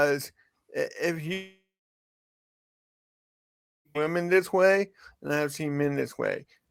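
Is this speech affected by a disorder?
Yes: cerebral palsy; from birth.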